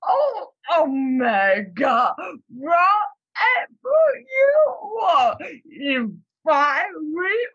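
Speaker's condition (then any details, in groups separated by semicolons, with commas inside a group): Cerebral palsy; words may be hard to catch, written answers read aloud by Lily Cannon, also speaks in in-person interview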